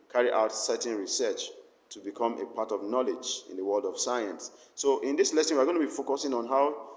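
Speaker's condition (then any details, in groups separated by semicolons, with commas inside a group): No condition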